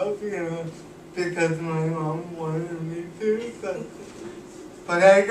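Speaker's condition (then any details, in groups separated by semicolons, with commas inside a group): Cerebral palsy; cannot walk, uses wheelchair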